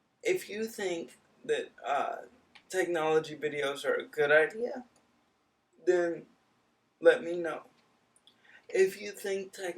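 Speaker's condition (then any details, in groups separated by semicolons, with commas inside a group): Cerebral palsy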